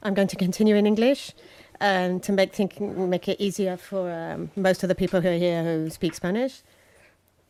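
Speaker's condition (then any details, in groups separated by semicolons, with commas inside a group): No condition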